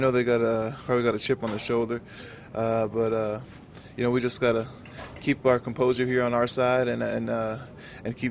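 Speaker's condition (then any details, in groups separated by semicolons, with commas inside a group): No condition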